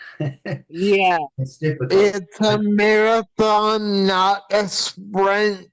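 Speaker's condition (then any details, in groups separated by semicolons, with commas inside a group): Hydrocephalus with shunt failure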